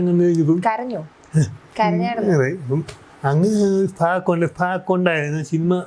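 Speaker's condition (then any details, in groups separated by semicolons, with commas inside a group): Cerebral palsy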